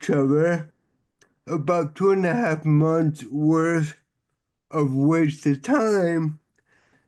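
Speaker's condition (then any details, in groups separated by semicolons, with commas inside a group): Cerebral palsy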